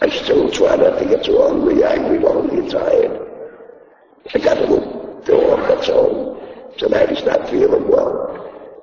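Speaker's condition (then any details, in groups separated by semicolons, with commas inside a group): Laryngectomy; talks with throat device, needs thumb to talk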